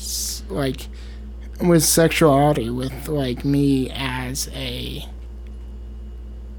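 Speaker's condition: Cerebral palsy, spastic

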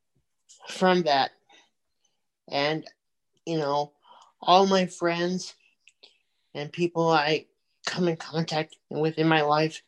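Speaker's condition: Cerebral palsy; physical and occupational therapy

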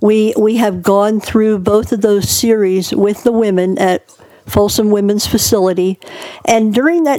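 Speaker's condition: Cleft palate; born two months premature

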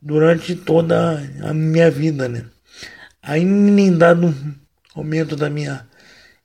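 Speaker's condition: Cerebral palsy, mild; wheelchair user

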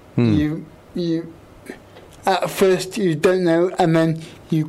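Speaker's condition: Quadriplegic cerebral palsy; age 28

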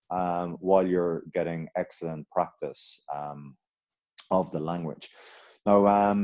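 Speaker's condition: No condition

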